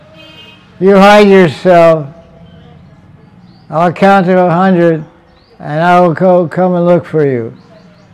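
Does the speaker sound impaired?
Yes: deafness; self-reported; fluent spoken lecture, reads translations aloud, relies on audience feedback for volume.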